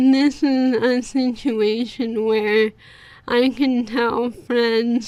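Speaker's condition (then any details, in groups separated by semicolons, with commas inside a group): ALS; bulbar onset, minor ENT nose surgery; impeded, more nasal speech, cognition intact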